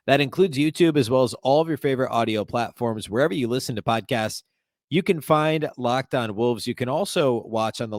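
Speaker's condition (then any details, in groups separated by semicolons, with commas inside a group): No condition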